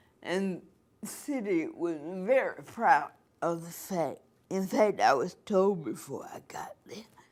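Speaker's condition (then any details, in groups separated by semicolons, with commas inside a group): Cerebral palsy; from birth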